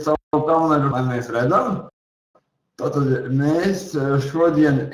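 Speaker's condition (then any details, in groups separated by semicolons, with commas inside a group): Cerebral palsy; since birth; speech not very clear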